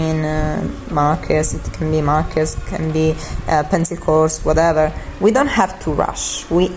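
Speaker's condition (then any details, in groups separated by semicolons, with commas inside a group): No condition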